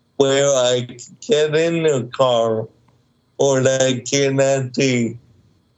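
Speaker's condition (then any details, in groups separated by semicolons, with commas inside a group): Cerebral palsy, mild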